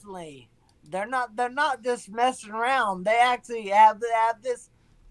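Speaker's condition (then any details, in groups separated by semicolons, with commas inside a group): Severe traumatic brain injury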